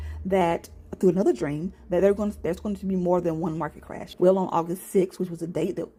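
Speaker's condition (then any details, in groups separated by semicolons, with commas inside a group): No condition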